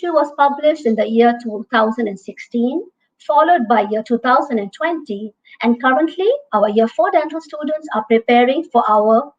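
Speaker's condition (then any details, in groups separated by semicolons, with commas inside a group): No condition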